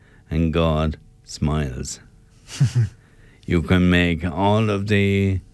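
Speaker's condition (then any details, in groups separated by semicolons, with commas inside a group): Motor neurone disease, slowly progressing semi-benign variant; symptoms over five years, diagnosed last year, semi-stable, unsteady on feet, less progressed than others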